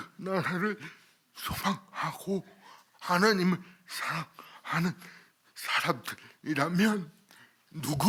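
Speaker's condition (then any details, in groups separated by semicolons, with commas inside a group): Cerebral palsy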